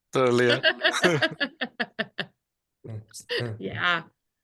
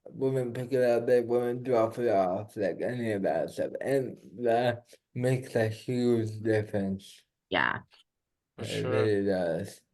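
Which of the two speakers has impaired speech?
The second: cerebral palsy; diagnosed at about two months.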